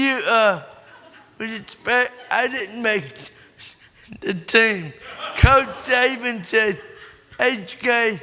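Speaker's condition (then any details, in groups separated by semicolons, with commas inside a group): Cerebral palsy; born premature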